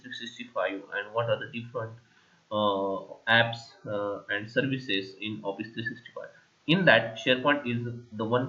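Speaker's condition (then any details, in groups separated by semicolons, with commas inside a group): No condition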